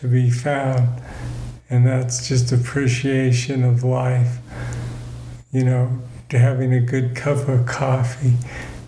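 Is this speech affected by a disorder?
Yes: Parkinson's disease; degenerative nervous system disorder, about 18 years since diagnosis; still cycling, balance problems, reduced control of body functions, tasks take much longer.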